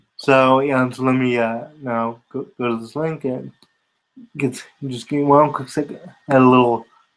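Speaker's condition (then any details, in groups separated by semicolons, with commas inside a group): Spastic quadriplegia cerebral palsy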